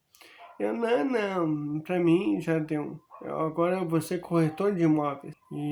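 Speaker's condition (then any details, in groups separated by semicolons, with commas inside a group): Amyotrophic lateral sclerosis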